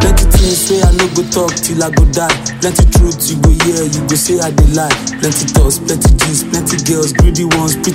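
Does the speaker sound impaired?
No.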